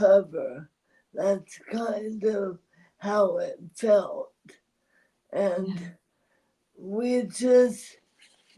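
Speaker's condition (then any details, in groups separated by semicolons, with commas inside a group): ALS; voice strains with talking, needs voice rest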